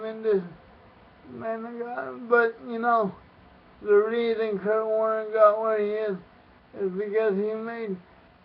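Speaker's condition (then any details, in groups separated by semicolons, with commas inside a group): Cerebral palsy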